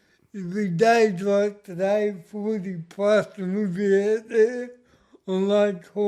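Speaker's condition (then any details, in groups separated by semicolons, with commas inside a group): Cerebral palsy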